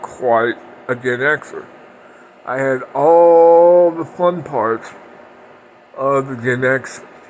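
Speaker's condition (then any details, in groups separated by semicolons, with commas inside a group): Parkinson's; speech impediment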